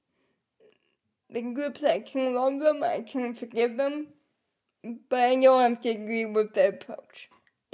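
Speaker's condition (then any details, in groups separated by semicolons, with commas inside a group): Cerebral palsy; able to articulate and speak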